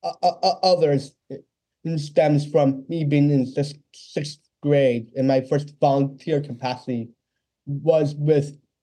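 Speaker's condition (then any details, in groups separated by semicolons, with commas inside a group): Down syndrome; congenital, lifelong; age 26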